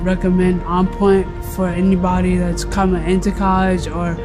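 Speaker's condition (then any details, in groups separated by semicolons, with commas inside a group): Cerebral palsy; cerebral palsy with seizures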